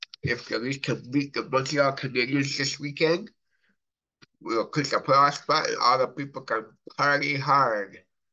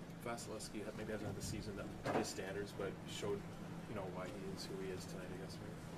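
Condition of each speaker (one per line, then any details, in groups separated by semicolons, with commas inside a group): Cerebral palsy; from birth, affects brain and body muscles
No condition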